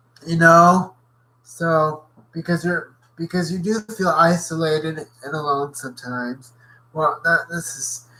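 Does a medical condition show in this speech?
Yes: cerebral palsy.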